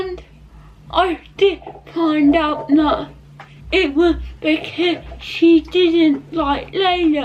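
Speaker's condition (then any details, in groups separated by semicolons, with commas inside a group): Cerebral palsy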